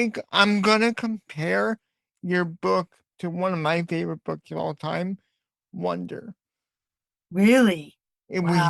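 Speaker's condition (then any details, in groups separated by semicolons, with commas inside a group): Cerebral palsy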